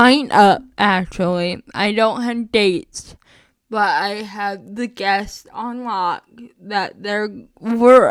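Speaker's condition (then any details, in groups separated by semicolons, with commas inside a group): Spastic cerebral palsy, mixed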